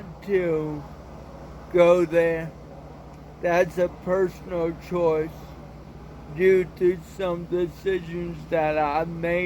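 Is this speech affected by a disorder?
Yes: cerebral palsy.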